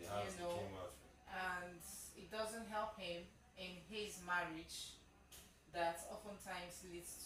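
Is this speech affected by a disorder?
No.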